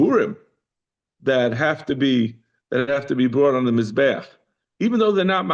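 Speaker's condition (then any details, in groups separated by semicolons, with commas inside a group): No condition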